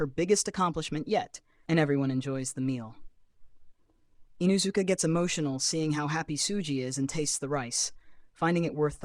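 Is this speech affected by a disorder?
No.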